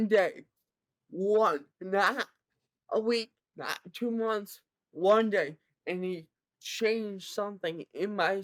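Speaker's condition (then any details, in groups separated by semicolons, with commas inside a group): Cerebral palsy, severe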